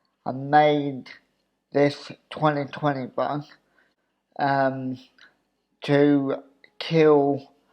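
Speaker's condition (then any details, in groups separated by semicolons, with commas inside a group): Cerebral palsy; wheelchair user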